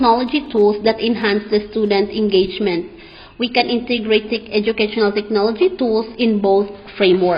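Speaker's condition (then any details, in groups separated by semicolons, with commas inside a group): No condition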